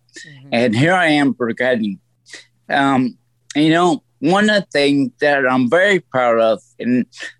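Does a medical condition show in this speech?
Yes: stroke; lay on floor 8 hours before help, voice affected; voice altered since stroke, lasting effect.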